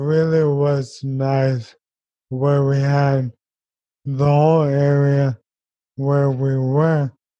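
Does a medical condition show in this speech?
Yes: ALS; young onset, progressive neurodegenerative, speech and eventually breathing.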